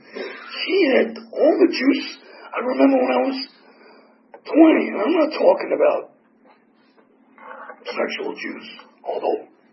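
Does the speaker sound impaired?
Yes: tracheotomy; tracheotomy still in place.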